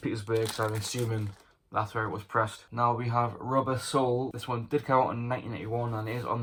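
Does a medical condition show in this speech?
No.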